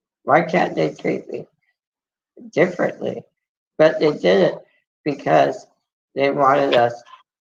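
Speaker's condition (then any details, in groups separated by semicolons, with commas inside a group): Muscular dystrophy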